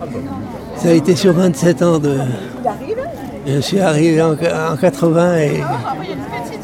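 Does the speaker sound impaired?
Yes: Parkinson's disease; pesticide exposure over 27 years at Coralis Cooperative, skin and inhalation, weakened bones, pronounced stooped posture; no teeth left due to bone weakening.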